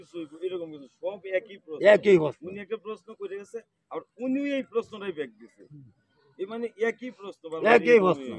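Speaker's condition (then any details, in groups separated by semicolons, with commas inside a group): No condition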